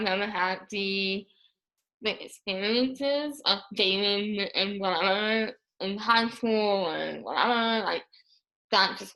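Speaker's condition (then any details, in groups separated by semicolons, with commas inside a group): Moebius syndrome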